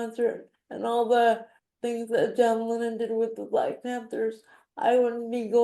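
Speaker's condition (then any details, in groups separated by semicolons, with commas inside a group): Cerebral palsy; wheelchair user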